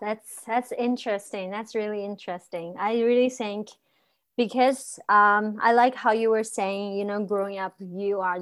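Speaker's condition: No condition

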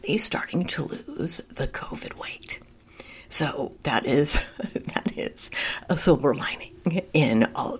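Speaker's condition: Spasmodic dysphonia; diagnosed seven months ago

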